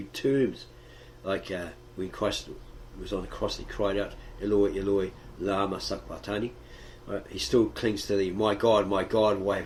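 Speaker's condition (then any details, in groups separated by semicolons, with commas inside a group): No condition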